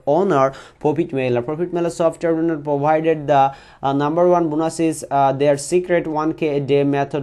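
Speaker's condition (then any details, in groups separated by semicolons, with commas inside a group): No condition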